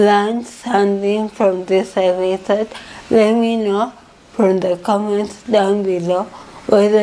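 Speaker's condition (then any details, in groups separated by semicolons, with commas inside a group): Cerebral palsy; from birth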